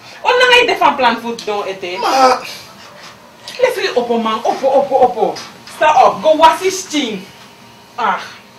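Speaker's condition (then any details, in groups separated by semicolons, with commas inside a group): No condition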